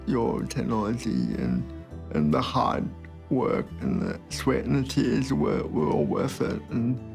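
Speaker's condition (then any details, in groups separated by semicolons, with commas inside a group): Cerebral palsy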